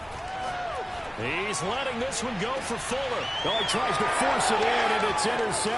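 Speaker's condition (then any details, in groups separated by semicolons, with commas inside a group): No condition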